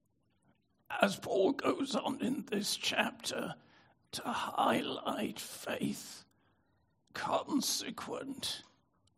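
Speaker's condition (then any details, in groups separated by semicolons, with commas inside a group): Spasmodic dystonia; brain disorder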